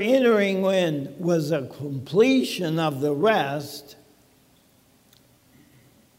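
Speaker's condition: ALS; talking funny

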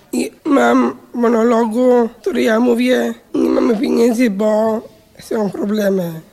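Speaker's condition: Down syndrome; extra chromosome 21

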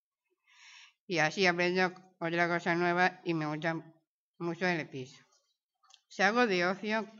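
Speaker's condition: Down syndrome

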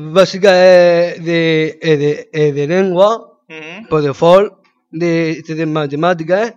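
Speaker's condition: Down syndrome; congenital

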